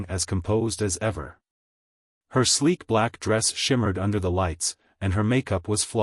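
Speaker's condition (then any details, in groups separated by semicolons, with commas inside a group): No condition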